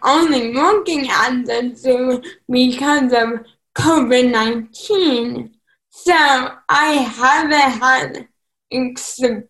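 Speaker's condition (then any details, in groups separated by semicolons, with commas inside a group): Cerebral palsy; some mental developmental delay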